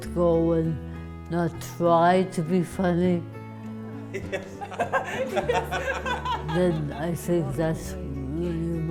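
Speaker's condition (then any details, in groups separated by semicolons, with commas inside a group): ALS; speech deterioration, swallowing and breathing difficulties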